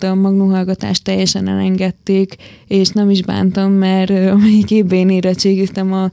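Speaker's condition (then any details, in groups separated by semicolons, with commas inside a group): Hearing loss, hard of hearing, hearing aids; likely from birth, detected at age five, first hearing aid at five; quiet child, started speaking late, recited nursery rhymes poorly in kindergarten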